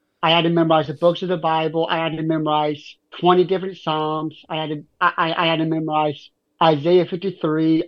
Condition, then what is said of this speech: Stuttering. You know, that people are going to just turn me off after 10, 15, 20 minutes because I talk too slow, talk too much.